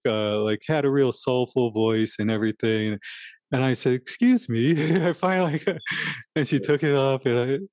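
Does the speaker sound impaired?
No.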